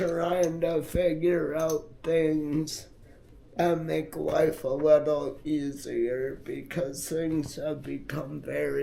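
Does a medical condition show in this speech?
Yes: multiple sclerosis.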